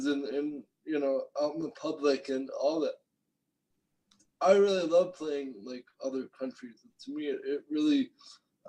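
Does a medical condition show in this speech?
Yes: cerebral palsy.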